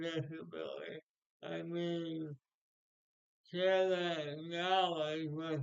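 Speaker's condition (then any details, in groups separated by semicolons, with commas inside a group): Speech impairment after birth surgery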